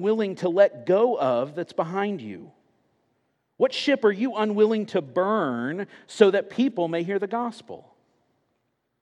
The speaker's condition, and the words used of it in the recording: No condition.